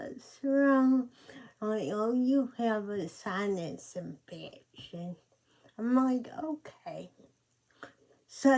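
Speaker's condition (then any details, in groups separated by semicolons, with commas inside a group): Cerebral palsy; speech affected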